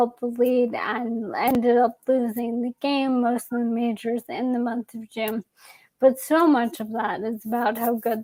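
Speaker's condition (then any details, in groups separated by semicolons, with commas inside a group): ALS; young onset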